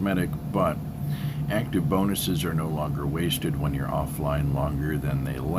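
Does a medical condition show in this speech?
No.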